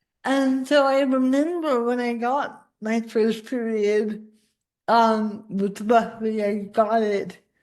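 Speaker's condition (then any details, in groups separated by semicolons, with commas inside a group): Cerebral palsy; spasticity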